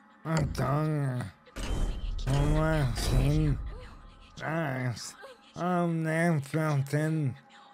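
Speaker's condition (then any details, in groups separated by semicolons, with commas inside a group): ALS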